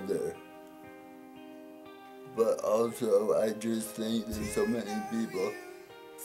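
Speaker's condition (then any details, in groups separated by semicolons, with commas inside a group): Brain injury; right brain injury, struck by car, left side affected; physical therapy, working on walking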